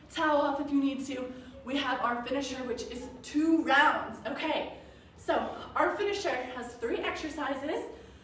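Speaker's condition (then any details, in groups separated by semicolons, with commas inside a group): No condition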